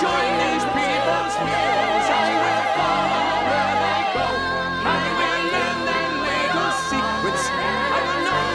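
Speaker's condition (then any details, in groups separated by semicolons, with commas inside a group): No condition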